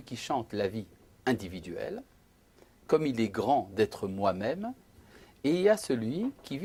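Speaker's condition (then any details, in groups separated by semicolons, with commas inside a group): No condition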